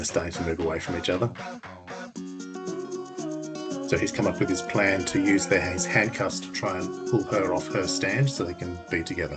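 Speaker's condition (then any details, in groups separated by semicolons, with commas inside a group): No condition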